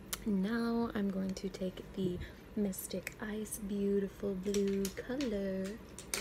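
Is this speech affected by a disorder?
No.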